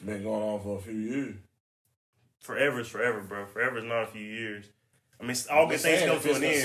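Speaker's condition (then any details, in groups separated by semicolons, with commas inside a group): No condition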